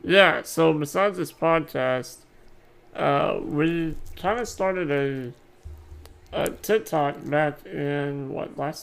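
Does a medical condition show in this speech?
Yes: muscular dystrophy.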